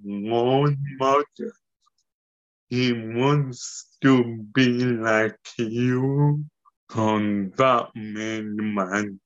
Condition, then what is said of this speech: Ataxia. It affects the speech, the movement, hand movement, and like daily activities and tasks.